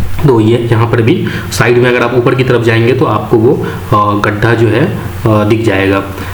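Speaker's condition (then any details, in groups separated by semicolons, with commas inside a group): No condition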